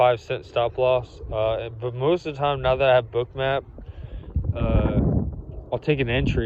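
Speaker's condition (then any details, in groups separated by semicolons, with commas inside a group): No condition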